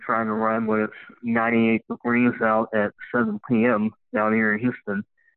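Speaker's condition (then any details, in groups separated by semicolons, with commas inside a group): Cleft lip and palate; congenital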